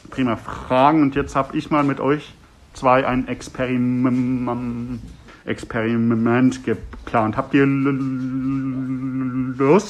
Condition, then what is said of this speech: Stuttering. Ja, es ist im Prinzip tatsächlich so, dass ich Probleme habe, nicht zu stottern.